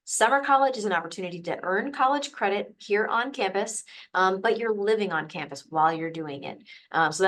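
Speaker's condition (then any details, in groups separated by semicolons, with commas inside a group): No condition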